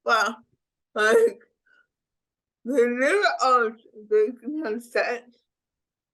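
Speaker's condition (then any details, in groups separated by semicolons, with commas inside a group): Cerebral palsy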